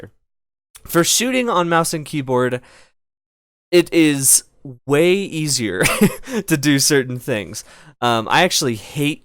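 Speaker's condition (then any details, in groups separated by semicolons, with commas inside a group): No condition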